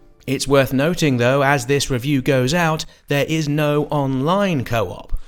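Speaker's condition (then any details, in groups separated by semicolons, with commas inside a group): No condition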